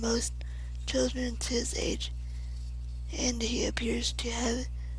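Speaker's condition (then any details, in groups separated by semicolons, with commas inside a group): Cerebral palsy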